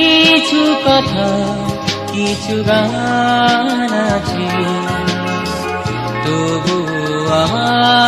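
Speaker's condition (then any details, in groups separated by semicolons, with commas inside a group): No condition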